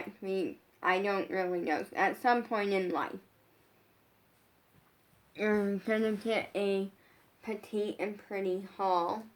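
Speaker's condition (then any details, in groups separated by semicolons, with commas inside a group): Brain injury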